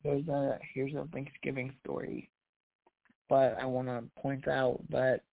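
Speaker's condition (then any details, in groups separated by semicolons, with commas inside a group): Cerebral palsy; voice improved over last year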